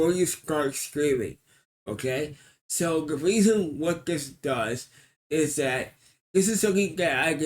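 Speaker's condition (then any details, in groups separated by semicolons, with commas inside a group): Cerebral palsy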